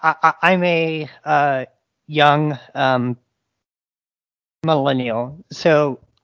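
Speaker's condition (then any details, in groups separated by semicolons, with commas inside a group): Stuttering; stutters on a daily basis; stutters audibly during interview, stutters left in recording; repeated sounds, prolonged sounds, blocks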